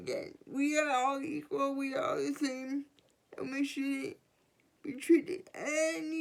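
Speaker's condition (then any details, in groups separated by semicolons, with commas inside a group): Cerebral palsy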